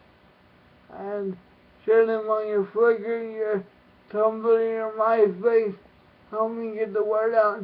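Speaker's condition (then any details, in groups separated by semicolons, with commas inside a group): Cerebral palsy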